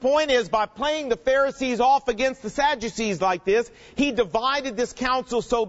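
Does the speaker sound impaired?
No.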